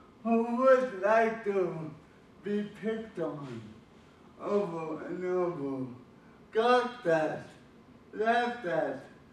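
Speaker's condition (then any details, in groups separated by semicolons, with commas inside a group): Cerebral palsy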